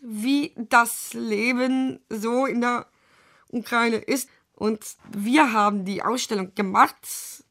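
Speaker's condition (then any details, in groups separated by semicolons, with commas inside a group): Down syndrome; needs easy-language translator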